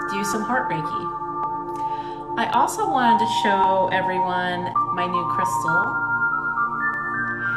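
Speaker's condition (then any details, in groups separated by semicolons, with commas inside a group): No condition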